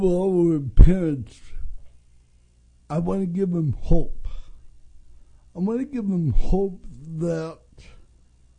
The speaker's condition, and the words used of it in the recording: Cerebral palsy. And that's why I talk the way I do.